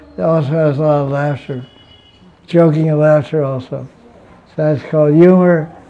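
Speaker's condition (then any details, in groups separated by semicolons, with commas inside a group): Deafness; self-reported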